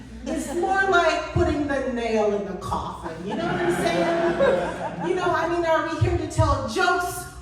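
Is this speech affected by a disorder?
No.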